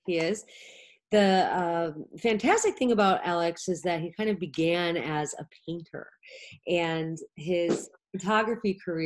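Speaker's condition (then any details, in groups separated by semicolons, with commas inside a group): No condition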